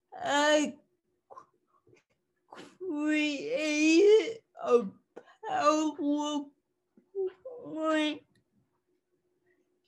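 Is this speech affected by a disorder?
Yes: cerebral palsy; people less willing to listen to own talking voice.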